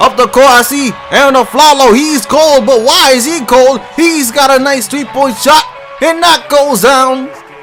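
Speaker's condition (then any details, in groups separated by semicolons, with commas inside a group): No condition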